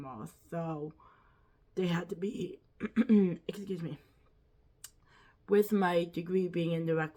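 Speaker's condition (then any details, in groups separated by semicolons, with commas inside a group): Quadriplegic cerebral palsy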